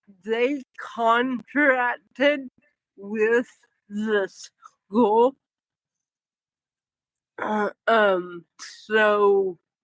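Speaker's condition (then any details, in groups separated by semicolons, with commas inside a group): Cerebral palsy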